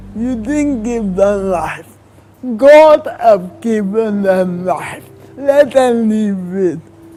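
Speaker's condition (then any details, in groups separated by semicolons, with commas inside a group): Cerebral palsy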